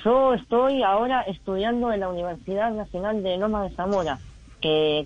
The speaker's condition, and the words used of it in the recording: Cleft palate. ¿le falta alguna operación complementaria para mejorar su pronunciación que no sea tan nasal?